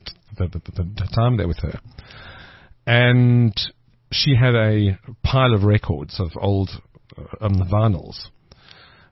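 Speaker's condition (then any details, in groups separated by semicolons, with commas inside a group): Stutter; stutter since childhood, bad in youth with strong fear of speaking, shy, later gained confidence; stuttering during interview, more on arrival, more relaxed later; worse under stress, less when relaxed, past fear made him avoid words when ordering; repeated sounds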